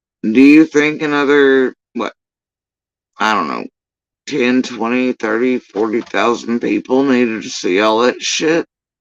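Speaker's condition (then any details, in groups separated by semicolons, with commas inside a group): Facial paralysis after surgery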